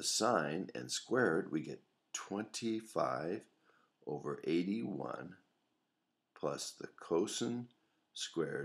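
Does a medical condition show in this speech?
No.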